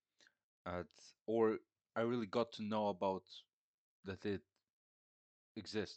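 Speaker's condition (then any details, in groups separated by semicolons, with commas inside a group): No condition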